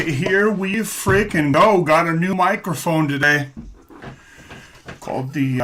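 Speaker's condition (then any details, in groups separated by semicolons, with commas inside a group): No condition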